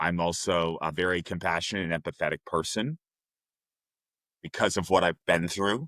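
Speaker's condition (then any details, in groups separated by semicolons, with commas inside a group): No condition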